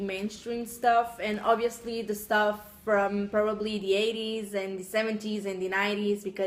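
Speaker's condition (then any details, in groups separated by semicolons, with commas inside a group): No condition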